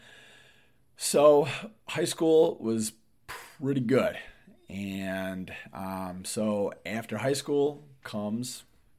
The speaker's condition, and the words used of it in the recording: Stuttering. So sometimes I'm fluent, sometimes things are easy, and sometimes I have really bad days and I struggle.